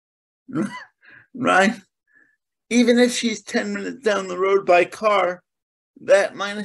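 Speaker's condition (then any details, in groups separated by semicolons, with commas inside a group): Cerebral palsy; mainly lower limbs affected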